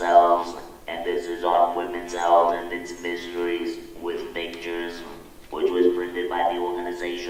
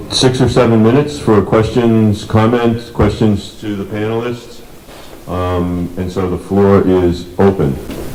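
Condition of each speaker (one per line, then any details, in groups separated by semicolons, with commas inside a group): Laryngectomy; recent laryngectomy; voice tires easily
No condition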